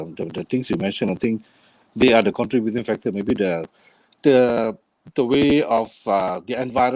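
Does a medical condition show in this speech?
No.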